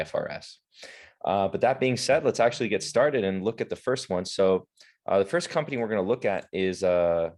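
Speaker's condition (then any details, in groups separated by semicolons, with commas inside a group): No condition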